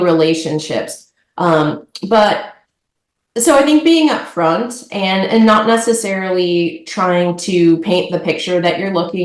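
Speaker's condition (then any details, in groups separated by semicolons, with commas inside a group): No condition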